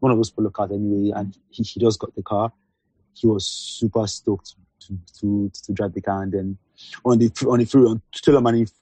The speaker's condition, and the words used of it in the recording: Stuttering. Uh, so a lot of times, if I'm trying to say some words and it sounds like I'm taking time, just understand and not my, not my disability.